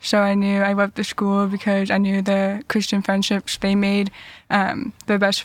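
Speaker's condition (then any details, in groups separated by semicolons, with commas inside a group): Deafness; cochlear implants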